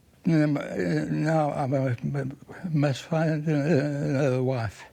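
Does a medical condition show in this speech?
Yes: Parkinson's disease.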